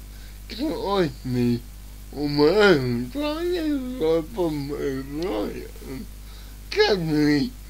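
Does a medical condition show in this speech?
Yes: cerebral palsy.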